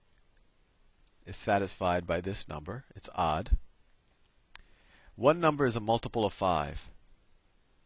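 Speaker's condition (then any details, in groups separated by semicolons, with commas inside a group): No condition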